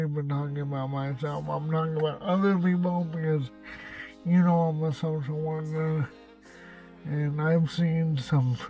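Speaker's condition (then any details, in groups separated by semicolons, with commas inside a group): Cerebral palsy, spastic, severe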